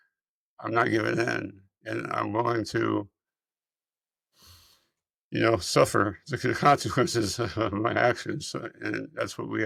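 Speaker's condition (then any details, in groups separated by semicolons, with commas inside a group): Multiple system atrophy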